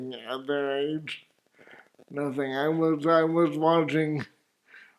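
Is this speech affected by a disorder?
Yes: cerebral palsy; voice atypical, hard to understand.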